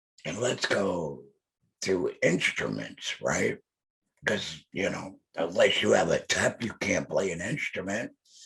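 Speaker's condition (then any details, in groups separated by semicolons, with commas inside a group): Laryngectomy; speaks with electrolarynx held to throat, rarely out of breath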